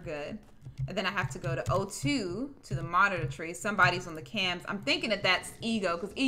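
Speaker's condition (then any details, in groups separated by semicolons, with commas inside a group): No condition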